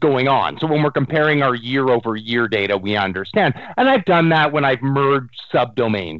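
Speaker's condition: No condition

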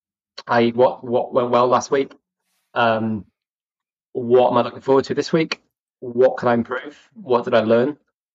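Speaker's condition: Stammer; lifelong stammer, present since early childhood, worsens with physical, mental and emotional tiredness; currently tired, stammer flaring this week, could not say own name yesterday; stammer with blocks, sometimes unable to say own name, worse when tired; repeated sounds

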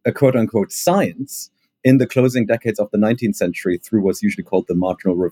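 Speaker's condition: No condition

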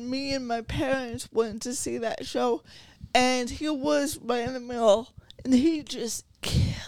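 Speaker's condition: Cerebral palsy

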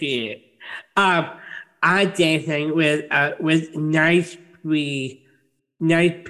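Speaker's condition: Down syndrome; reads news headline aloud on air

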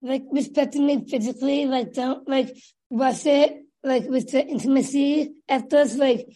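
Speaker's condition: Down syndrome; developmental disability from birth

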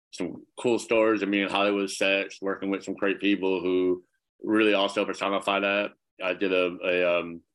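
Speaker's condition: Cleft palate; congenital, severe

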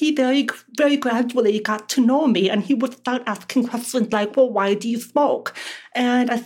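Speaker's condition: Deafness; relies on lip reading

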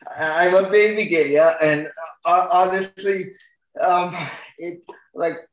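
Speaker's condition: Cerebral palsy; full-time wheelchair user

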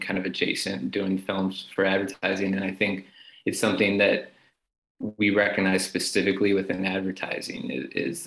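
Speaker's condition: No condition

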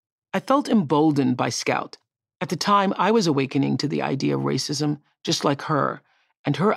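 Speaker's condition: No condition

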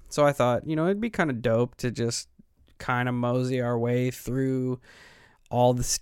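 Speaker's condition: No condition

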